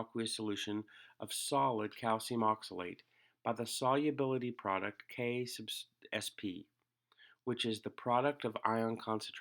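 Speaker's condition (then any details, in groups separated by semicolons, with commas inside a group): No condition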